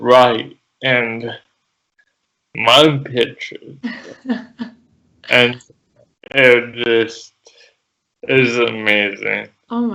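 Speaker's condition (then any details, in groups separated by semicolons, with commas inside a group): Cerebral palsy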